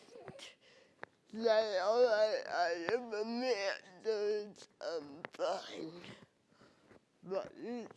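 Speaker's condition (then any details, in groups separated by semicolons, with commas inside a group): Cerebral palsy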